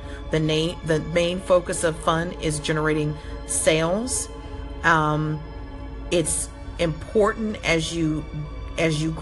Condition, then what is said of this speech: None; typical speech.